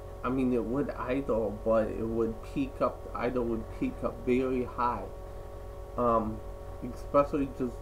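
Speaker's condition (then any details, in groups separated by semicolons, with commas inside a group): Cerebral palsy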